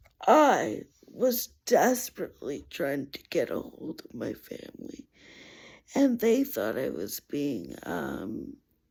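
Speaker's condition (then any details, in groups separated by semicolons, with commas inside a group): Cerebral palsy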